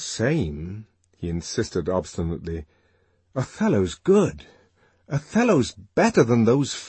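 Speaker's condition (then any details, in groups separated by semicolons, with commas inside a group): No condition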